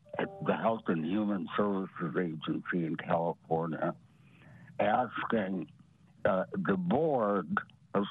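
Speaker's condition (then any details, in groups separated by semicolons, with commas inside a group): Parotid gland removal; difficulty speaking at this recording, recurring, attributed to parotid gland removal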